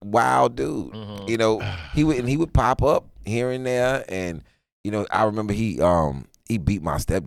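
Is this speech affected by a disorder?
No.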